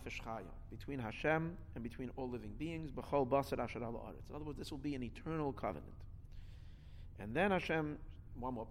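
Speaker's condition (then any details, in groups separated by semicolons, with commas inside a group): No condition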